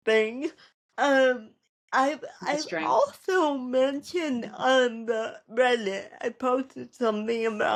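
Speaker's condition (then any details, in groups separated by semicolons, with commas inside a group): Cerebral palsy; spastic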